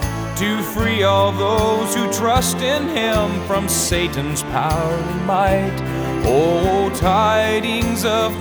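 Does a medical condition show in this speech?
No.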